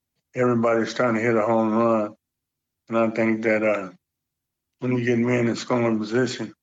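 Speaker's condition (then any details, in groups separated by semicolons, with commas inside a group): Parkinson's; age 70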